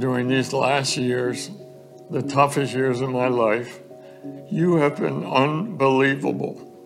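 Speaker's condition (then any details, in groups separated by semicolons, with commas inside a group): ALS; fatal diagnosis, no cure, later died of it about a month before this talk; about two years since diagnosis, recorded acceptance speech played at hall of fame banquet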